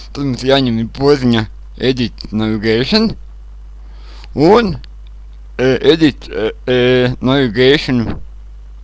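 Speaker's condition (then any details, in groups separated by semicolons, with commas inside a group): Cerebral palsy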